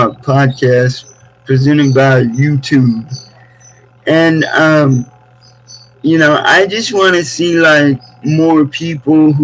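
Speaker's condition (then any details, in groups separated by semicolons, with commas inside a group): Cerebral palsy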